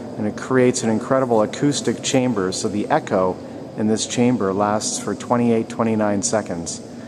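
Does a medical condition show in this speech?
No.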